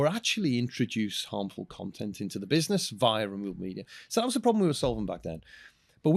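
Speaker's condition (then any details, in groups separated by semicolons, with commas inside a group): No condition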